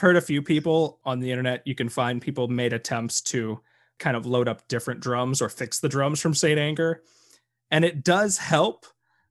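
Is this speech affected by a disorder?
No.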